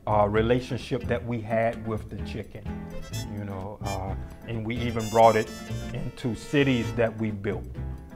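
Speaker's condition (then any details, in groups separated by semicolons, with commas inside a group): No condition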